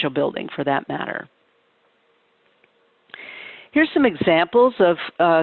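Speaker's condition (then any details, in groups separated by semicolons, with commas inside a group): No condition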